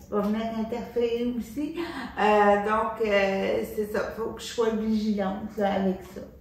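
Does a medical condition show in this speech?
Yes: cerebral palsy; from birth, uses wheelchair.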